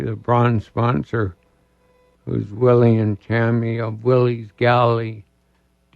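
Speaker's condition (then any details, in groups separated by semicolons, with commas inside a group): ALS; diagnosed about two years ago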